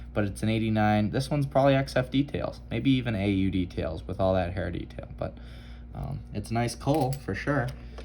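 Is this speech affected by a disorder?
No.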